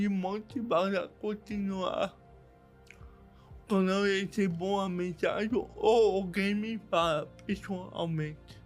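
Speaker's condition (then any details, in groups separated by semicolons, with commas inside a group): Cerebral palsy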